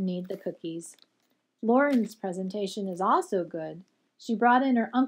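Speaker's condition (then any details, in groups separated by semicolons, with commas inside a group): No condition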